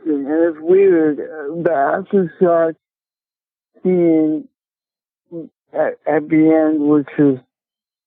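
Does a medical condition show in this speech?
Yes: cerebral palsy; speech affected.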